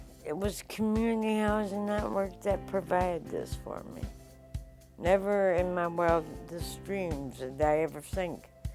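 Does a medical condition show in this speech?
Yes: multiple sclerosis; 18 to 19 years since onset.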